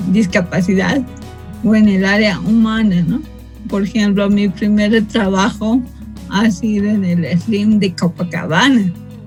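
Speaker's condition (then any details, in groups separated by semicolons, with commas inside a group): Cerebral palsy from birth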